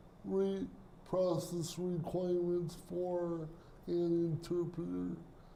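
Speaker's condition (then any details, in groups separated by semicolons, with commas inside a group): Cerebral palsy; speech impairment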